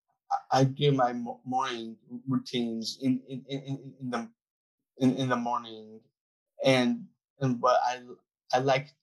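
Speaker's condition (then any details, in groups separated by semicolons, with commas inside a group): Down syndrome; adult man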